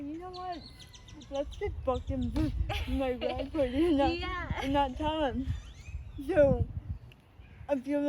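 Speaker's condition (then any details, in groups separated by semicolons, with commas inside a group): Spastic cerebral palsy; can speak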